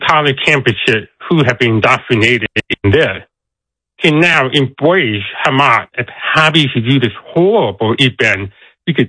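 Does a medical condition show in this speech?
Yes: deafness; deaf accent.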